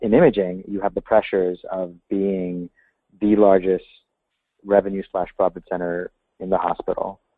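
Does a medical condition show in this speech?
No.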